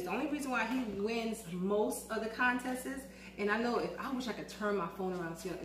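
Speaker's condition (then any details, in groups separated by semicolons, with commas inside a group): No condition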